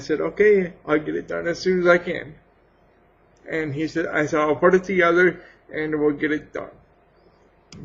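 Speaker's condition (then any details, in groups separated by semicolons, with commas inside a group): Cerebral palsy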